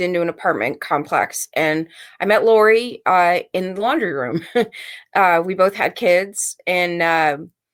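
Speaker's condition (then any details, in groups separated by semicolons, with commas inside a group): No condition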